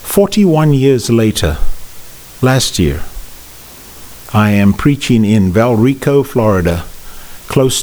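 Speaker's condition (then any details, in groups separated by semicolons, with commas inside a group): No condition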